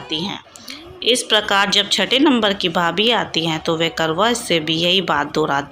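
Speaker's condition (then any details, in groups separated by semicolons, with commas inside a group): No condition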